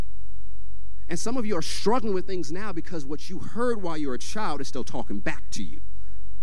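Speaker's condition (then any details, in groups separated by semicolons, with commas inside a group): No condition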